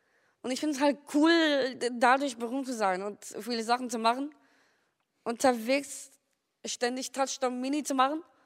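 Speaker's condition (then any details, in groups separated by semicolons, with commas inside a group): Down syndrome; cannot speak freely very well, read prepared question aloud at wahlkampfarena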